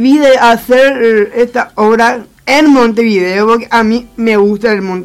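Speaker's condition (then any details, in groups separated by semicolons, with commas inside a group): Down syndrome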